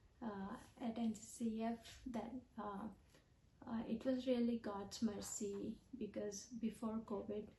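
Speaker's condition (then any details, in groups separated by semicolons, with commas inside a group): No condition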